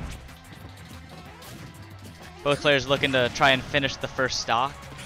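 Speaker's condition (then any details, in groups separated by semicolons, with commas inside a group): No condition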